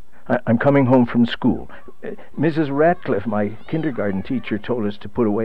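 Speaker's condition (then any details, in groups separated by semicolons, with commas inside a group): No condition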